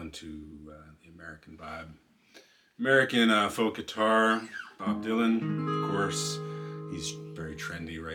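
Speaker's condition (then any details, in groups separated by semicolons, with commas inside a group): No condition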